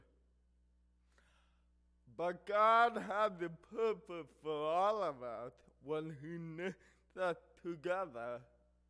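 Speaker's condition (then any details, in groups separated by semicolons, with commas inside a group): Cerebral palsy; affects hearing and speech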